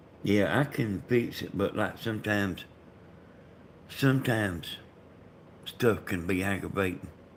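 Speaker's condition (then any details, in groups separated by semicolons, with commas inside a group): Brain bleed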